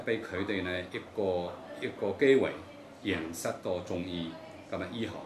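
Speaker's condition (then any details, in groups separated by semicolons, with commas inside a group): No condition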